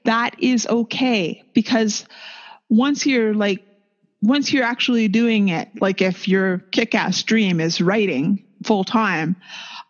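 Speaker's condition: No condition

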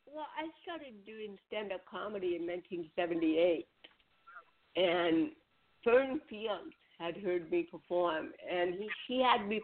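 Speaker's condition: Cerebral palsy; spinal cord neck surgery

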